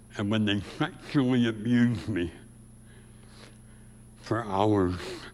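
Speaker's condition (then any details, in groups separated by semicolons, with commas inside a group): Severe speech impediment; about age 84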